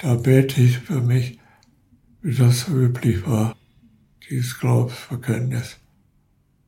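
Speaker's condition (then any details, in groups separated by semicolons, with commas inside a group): Parkinson's disease; progressive worsening, arm tremor, fingers cramp, cannot turn newspaper pages, in care home, LVR neurologist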